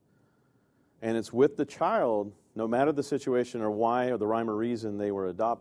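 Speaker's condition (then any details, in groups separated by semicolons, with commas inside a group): No condition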